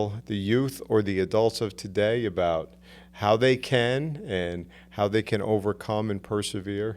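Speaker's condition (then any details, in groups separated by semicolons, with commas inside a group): No condition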